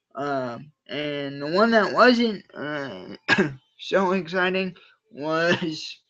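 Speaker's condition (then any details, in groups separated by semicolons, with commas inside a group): Cerebral palsy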